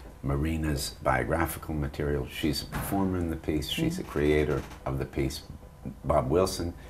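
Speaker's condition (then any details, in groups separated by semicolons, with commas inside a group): No condition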